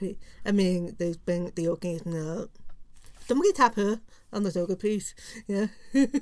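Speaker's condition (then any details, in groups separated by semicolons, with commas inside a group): Profound deafness; no cochlear implant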